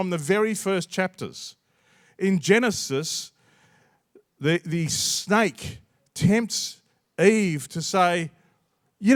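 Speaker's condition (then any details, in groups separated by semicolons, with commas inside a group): No condition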